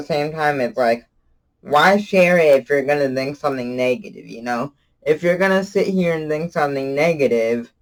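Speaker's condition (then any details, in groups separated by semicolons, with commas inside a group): Cerebral palsy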